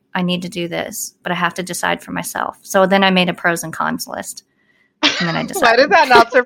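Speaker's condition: Cleft palate

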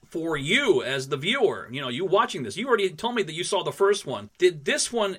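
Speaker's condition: No condition

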